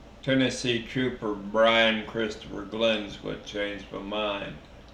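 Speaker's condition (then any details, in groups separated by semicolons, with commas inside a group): Traumatic brain injury; slurred speech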